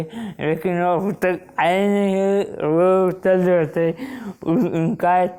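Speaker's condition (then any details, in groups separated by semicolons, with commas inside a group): Wilson's disease; onset at age 16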